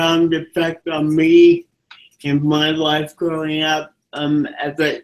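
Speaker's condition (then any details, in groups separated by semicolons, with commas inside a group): Cerebral palsy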